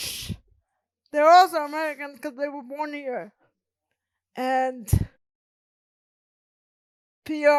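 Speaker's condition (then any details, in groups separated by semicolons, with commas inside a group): Cerebral palsy; present from birth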